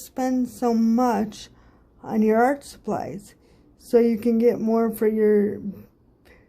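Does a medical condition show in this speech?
Yes: cerebral palsy.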